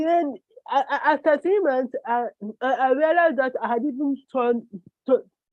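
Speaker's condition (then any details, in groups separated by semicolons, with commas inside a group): Cerebral palsy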